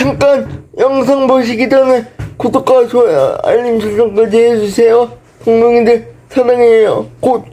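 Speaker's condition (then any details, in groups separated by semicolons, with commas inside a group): Brain lesion disability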